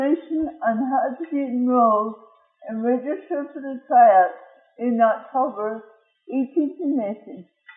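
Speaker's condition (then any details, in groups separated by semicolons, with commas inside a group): Cerebral palsy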